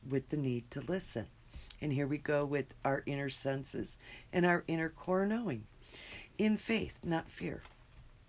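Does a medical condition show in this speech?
No.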